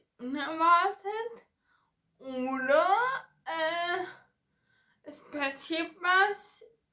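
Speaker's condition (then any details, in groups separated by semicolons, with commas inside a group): Ataxia; ataxia affecting hands and fingers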